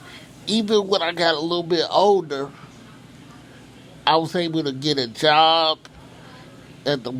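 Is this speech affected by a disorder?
Yes: cerebral palsy; from birth.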